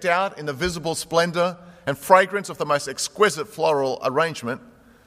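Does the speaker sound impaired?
No.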